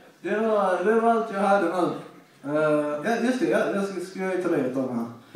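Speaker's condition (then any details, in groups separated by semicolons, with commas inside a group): No condition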